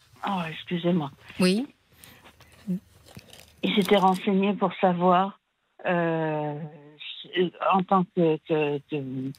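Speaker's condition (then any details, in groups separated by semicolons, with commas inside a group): Parkinson's disease; onset age 53 with fine thumb-index tremor, deep brain stimulation electrodes, rechargeable stimulator box above chest; some difficulty speaking, host offers help and explains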